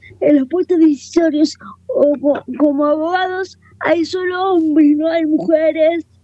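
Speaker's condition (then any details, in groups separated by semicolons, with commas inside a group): Cerebral palsy; motor disability, described as quadriparalysis, wheelchair user, phone on mounted holder; speech affected along with mobility, confirmed by speaker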